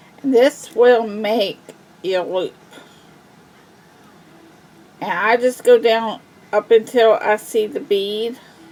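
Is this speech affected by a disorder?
Yes: cerebral palsy.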